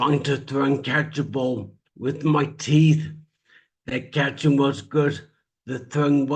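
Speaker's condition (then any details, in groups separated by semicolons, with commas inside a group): Traumatic brain injury; speech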